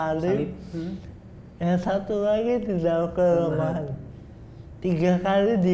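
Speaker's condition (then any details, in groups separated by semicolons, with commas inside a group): Cerebral palsy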